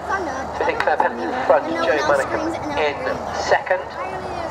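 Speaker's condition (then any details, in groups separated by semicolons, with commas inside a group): No condition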